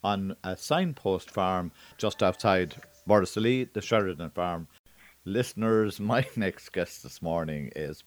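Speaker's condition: No condition

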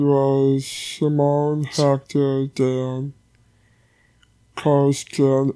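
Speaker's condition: Down syndrome; congenital, surgeries in early childhood; almost 21 years old; father repeatedly prompts to speak up

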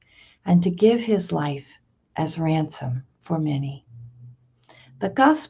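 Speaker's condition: No condition

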